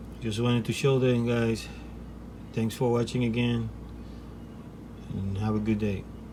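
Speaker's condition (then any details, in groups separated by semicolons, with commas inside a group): No condition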